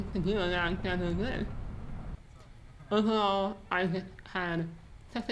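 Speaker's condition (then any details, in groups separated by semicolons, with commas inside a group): Muscular dystrophy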